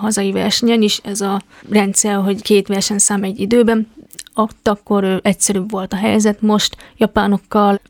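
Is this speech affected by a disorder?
Yes: deafness; congenital, found at age one, device with surgery at 2.5, eight ear operations (3 left, 5 right) until ten; tried signing with Japanese sign-language users at the competition.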